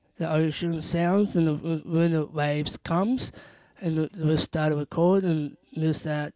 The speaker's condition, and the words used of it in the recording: Down syndrome. So because they're busy working, they don't really understand me that much when I talk to them.